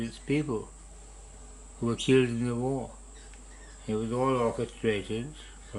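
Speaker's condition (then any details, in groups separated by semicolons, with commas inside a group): Parkinson's disease; idiopathic per hospital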